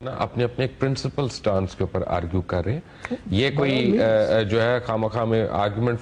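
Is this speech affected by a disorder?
No.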